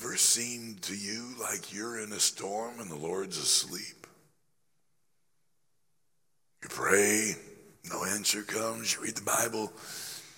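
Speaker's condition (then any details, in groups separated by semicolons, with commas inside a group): Laryngeal cancer after radiation; still affected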